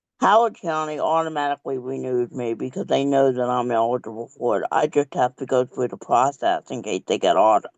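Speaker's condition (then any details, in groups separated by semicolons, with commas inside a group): Cerebral palsy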